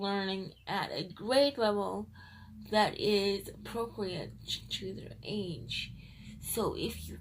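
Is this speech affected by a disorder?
Yes: cerebral palsy, triplegia.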